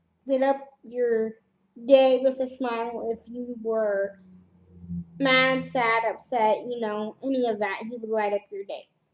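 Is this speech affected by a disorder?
Yes: cerebral palsy; mainly right side, right hand contracted.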